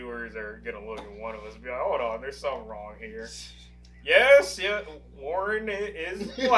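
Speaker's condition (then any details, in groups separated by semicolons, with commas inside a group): No condition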